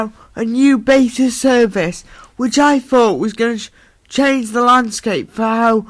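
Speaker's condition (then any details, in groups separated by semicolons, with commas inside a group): Cerebral palsy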